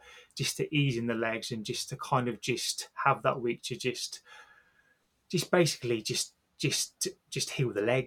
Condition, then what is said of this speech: Stuttering. So, you know, I've always fought to be able to speak, you know, to be able to speak here.